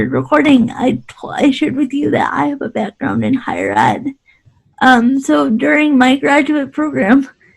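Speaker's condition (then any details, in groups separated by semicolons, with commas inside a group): Cerebral palsy; quadriplegic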